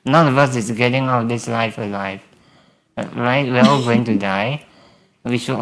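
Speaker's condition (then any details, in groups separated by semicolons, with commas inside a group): Spinal muscular atrophy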